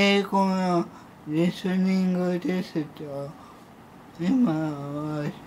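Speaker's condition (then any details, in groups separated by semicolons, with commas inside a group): Cerebral palsy; severe, uses a wheelchair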